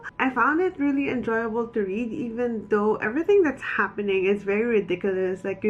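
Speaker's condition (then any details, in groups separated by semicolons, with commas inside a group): No condition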